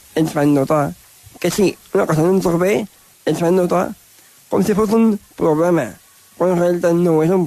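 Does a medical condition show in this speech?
Yes: Down syndrome; different learning pace; age 30.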